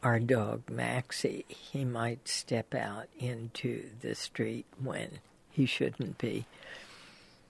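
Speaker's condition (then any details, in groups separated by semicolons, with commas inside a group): Spasmodic dysphonia; speaking physically difficult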